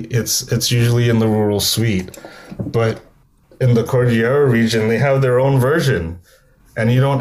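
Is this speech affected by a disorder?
No.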